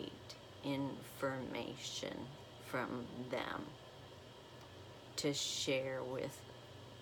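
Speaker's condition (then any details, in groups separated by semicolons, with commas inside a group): Essential tremor; severity increased abruptly, tremor varies through day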